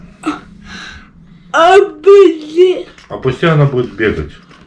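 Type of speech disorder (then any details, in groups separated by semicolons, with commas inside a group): Pseudobulbar dysarthria; cerebral palsy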